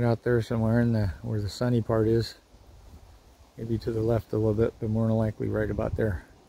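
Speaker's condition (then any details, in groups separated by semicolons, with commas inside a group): No condition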